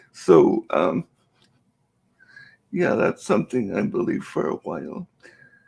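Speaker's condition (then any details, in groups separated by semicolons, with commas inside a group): Cerebral palsy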